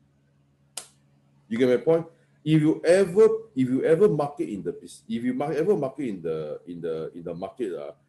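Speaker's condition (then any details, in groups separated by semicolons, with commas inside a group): No condition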